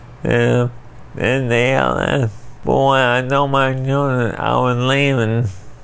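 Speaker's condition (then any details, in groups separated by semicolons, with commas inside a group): ALS; onset arm twitch, lost use of hands and legs; about three years since onset, can barely move; disease taking voice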